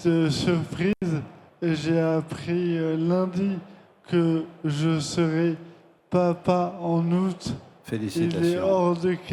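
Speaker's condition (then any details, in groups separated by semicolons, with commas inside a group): ALS (maladie de Charcot); aggressive progression; speech much slower than a year ago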